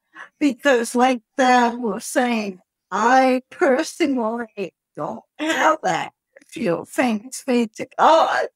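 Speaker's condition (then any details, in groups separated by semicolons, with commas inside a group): Cerebral palsy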